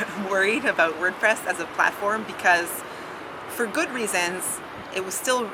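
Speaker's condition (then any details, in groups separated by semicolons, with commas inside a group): No condition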